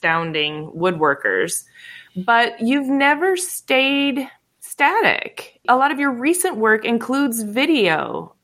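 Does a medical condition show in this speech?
No.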